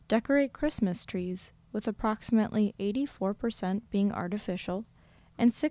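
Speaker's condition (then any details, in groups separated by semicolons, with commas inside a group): No condition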